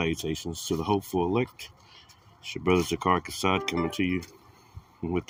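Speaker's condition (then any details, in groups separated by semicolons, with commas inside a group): No condition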